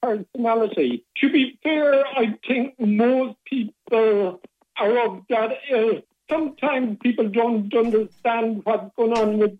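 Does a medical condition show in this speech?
Yes: Parkinson's disease; hand tremor first noticed about five years before diagnosis, diagnosed by neurologist; Zoom voice singing classes, tai chi and set dancing via Parkinson's Association during pandemic; speech difficulties during working years, phone calls hardest, ridiculed by client over speech.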